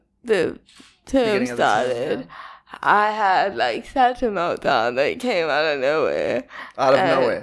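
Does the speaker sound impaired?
Yes: cerebral palsy, spastic quadriplegic.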